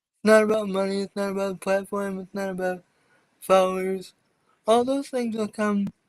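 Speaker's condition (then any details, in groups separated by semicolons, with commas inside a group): Cerebral palsy; from birth, wheelchair user; not progressive, some symptoms worsening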